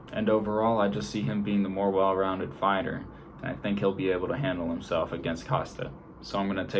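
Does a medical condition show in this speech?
No.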